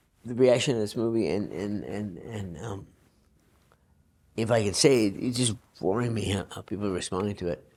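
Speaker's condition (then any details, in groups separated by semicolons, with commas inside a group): Parkinson's disease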